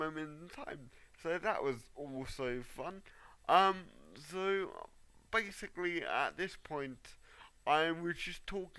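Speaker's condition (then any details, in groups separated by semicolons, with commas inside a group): Cerebral palsy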